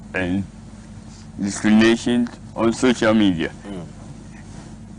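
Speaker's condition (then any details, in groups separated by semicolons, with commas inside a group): Cerebral palsy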